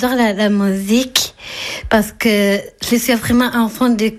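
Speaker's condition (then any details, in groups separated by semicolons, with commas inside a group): Down syndrome; trisomy 21, woman aged 28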